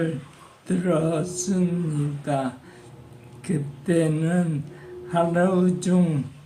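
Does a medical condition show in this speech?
Yes: Parkinson's disease.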